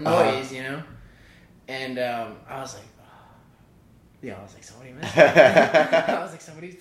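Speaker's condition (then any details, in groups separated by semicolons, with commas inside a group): No condition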